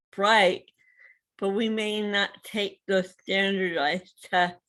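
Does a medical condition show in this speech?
Yes: cerebral palsy.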